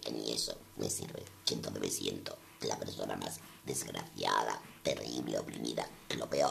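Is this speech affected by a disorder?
Yes: total laryngectomy; laryngeal cancer.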